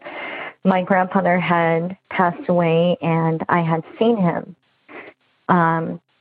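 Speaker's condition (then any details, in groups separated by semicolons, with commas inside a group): Bilateral cleft lip and palate; congenital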